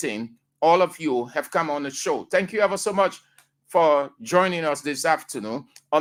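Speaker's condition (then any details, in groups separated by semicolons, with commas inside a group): No condition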